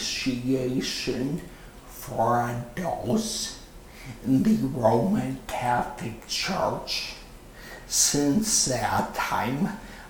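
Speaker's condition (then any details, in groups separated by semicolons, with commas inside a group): Stroke with paralyzed vocal cord; 657+ hours outpatient therapy incl advanced speech therapy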